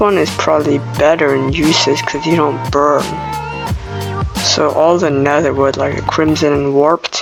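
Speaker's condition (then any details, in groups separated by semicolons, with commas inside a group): No condition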